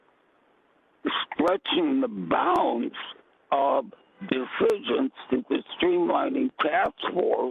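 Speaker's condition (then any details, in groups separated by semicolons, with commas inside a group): Vocal cord cancer; difficulty speaking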